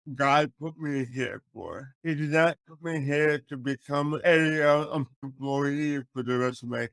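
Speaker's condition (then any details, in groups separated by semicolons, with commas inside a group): Cerebral palsy; speech affected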